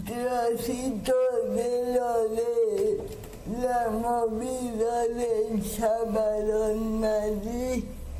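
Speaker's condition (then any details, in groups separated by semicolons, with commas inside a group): Cerebral palsy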